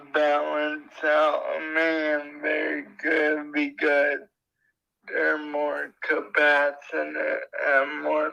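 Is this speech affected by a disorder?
Yes: cerebral palsy.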